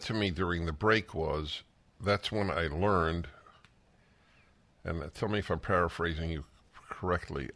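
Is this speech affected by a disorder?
No.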